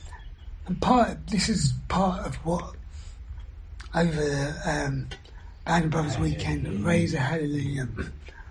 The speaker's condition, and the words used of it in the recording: Throat cancer. And basically, they've injected it to my vocal cord to push this side out, which now this one meets, which allows me to talk, and I can talk a sentence without running out of breath.